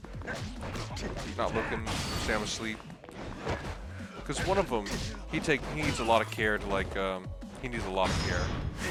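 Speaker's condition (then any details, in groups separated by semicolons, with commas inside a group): No condition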